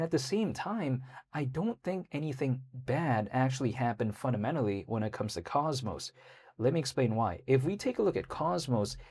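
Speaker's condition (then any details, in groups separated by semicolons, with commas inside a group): No condition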